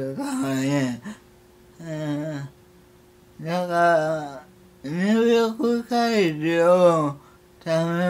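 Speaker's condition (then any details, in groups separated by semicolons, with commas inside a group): Cerebral palsy; severe, uses a wheelchair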